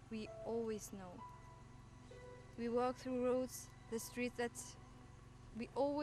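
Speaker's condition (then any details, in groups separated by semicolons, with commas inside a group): No condition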